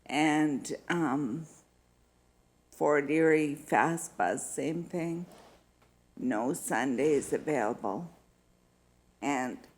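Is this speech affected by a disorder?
Yes: multiple sclerosis.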